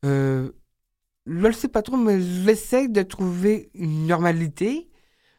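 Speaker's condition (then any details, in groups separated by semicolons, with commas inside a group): Down syndrome; age 30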